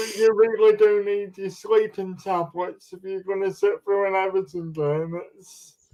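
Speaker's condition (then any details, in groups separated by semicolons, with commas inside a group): Cerebral palsy; speech impaired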